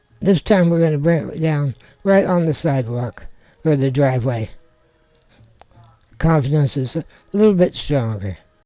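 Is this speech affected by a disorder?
Yes: spinal muscular atrophy type two; genetic, from birth, never walked, lost arm use early 20s; uses voice control, hopes easier breathing and better stamina.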